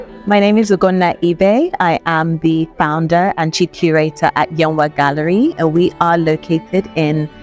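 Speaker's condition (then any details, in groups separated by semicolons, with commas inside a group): No condition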